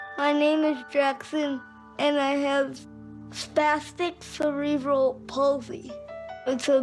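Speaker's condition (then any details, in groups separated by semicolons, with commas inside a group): Spastic cerebral palsy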